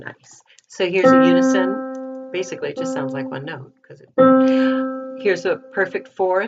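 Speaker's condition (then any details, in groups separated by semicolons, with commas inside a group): No condition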